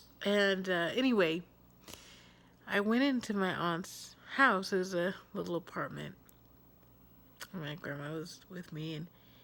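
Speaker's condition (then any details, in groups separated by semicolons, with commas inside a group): Cerebral palsy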